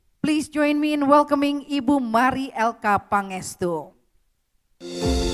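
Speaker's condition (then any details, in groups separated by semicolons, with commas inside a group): No condition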